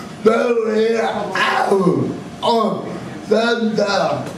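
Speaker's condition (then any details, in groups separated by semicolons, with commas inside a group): Cerebral palsy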